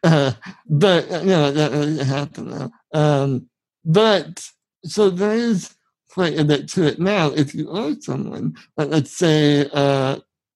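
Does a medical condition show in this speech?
Yes: spinal muscular atrophy, severe; needs heavily adapted van for live poker, accessible van GoFundMe started by Veronica Brill.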